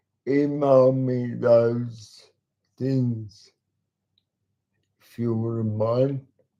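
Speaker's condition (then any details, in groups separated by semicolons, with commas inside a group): Cerebral palsy; talks slowly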